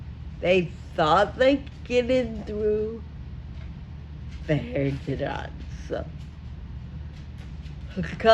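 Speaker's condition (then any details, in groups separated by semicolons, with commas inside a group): Friedreich ataxia; breathing trouble from small lung capacity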